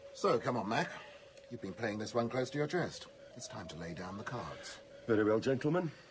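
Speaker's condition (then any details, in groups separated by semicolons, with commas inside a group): No condition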